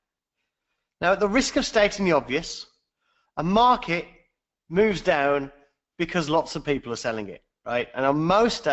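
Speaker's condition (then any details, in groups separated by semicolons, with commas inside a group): No condition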